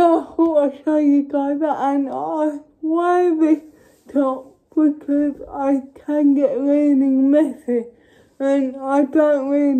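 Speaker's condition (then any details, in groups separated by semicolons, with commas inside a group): Cerebral palsy; uses feeding aid; self-feeding with hand held spoon very difficult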